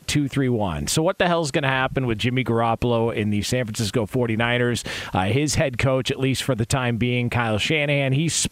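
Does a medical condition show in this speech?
No.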